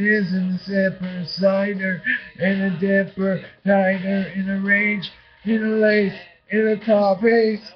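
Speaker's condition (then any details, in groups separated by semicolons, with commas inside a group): Brain injury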